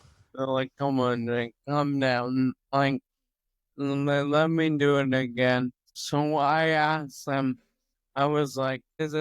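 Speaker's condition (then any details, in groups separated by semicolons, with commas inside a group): Toxic leukoencephalopathy, locked-in syndrome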